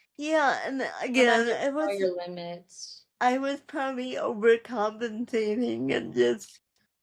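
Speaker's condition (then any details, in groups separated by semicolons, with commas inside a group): Cerebral palsy; spastic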